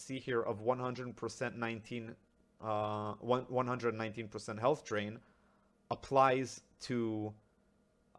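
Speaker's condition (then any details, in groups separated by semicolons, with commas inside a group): No condition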